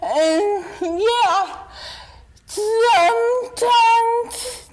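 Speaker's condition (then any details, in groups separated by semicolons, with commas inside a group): Dystonia; takes deep breath and relaxes when tense to gain control, calms before able to speak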